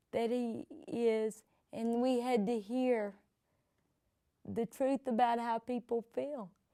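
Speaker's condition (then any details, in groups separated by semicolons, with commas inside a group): Cerebral palsy; present from birth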